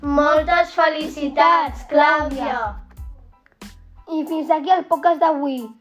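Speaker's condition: Down syndrome; extra chromosome, described as a difficulty, not an illness

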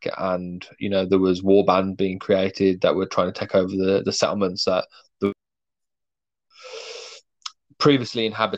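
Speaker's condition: Stuttering when nervous; stutters sometimes when nervous, second-guesses words while speaking; repeated sounds, repeated words

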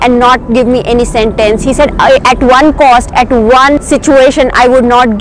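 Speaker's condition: No condition

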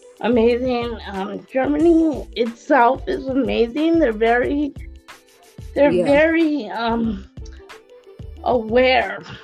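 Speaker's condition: Cerebral palsy; from birth, oxygen lack caused brain damage, quadriplegic, uses head or mouth, power chair, Puffin Bluetooth mouse; speaks, controls whole iPhone by iOS voice control, Google Android voice recognition understands better than iOS

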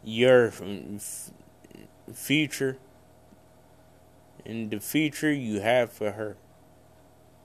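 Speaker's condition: Cerebral palsy; no known medical cause

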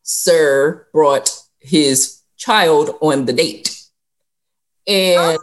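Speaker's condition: No condition

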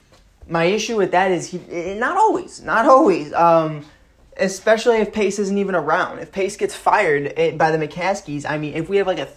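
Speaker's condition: No condition

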